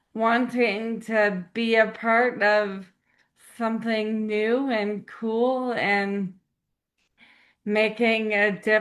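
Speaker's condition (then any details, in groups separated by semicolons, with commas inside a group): ALS; slow progressing, about seven years since diagnosis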